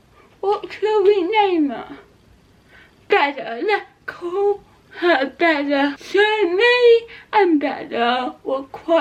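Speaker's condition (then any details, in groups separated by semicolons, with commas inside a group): Cerebral palsy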